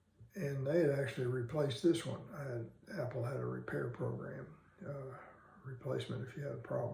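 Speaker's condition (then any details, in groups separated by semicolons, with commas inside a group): Parkinson's disease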